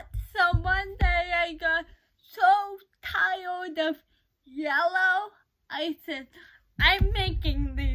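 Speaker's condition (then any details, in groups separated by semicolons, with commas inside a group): Cerebral palsy; uses crutches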